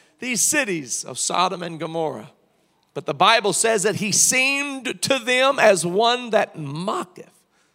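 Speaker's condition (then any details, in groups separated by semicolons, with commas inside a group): No condition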